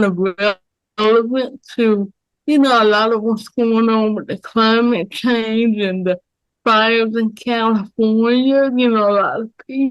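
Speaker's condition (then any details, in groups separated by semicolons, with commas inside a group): Cerebral palsy; speech most affected area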